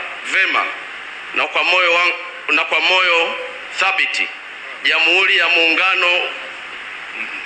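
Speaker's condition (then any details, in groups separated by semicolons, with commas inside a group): No condition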